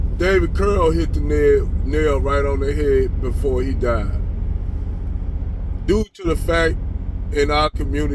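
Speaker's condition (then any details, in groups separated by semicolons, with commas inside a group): No condition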